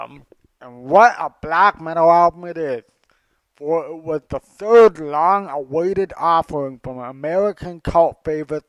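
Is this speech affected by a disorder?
Yes: cerebral palsy.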